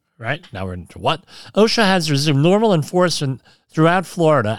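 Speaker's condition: Cleft lip and palate

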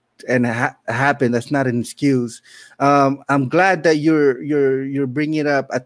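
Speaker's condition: No condition

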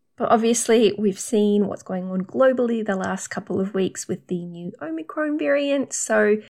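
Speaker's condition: No condition

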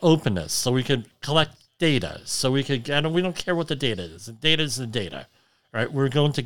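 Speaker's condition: Cleft lip and palate; tinnitus attributed to the cleft

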